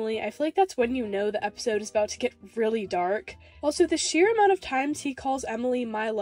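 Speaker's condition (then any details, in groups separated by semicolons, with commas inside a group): No condition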